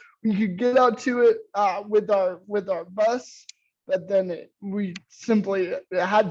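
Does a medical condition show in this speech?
Yes: cerebral palsy; caused by hemorrhages at birth, walks with forearm crutches.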